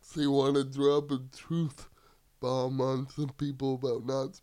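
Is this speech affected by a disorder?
Yes: cerebral palsy; wheelchair user.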